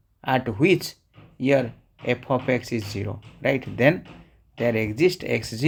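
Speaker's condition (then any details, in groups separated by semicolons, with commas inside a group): No condition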